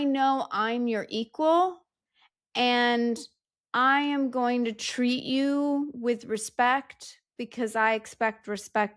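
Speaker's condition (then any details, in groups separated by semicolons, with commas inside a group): No condition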